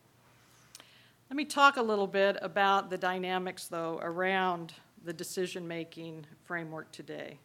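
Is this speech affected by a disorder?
No.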